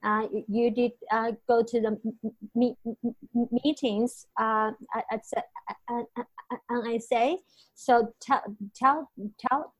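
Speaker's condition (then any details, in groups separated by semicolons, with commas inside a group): Stuttering; stutter since childhood, grew up in China without speech therapy, persists into adulthood; hid stutter while growing up, shame about stuttering held back for years; repeated sounds, prolonged sounds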